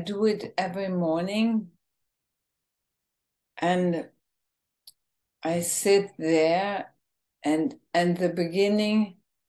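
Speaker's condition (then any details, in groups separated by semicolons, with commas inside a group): ALS, bulbar form, bulbar onset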